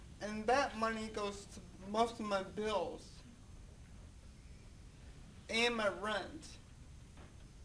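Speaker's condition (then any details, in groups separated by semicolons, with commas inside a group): Cerebral palsy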